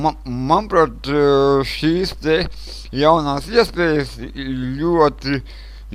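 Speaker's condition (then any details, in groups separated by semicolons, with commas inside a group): Cerebral palsy; since birth; speech not very clear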